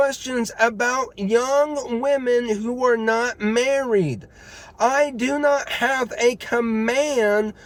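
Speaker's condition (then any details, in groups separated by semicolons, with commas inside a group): No condition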